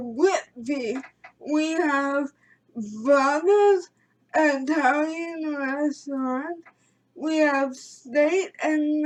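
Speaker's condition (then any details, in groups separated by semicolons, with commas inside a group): Cerebral palsy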